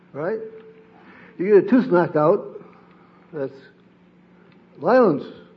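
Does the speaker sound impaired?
Yes: Parkinson's disease; lost balance and body coordination.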